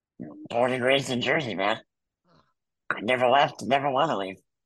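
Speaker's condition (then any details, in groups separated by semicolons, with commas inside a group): Muscular dystrophy; congenital, wheelchair user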